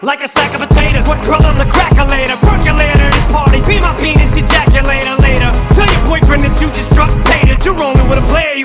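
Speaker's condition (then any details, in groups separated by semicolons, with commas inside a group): No condition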